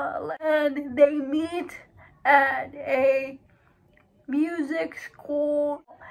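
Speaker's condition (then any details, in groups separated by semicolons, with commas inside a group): Cerebral palsy; uses wheelchair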